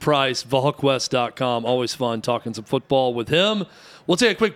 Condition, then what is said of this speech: None; typical speech.